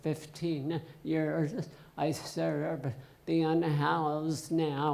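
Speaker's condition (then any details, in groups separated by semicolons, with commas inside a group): Essential tremor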